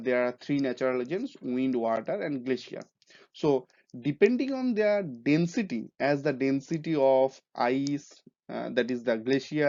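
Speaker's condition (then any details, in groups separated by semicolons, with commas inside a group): No condition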